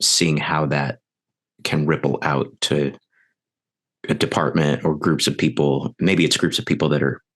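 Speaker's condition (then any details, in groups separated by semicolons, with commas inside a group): No condition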